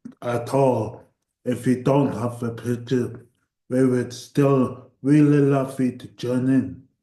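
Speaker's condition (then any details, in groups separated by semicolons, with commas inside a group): Cerebral palsy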